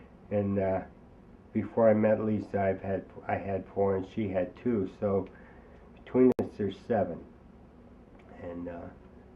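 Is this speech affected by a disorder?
Yes: ALS; onset in arms; about a year since diagnosis, very weak, reduced lung capacity; worsening speech, speech device, choking, thin liquids hard, excess saliva, breathless.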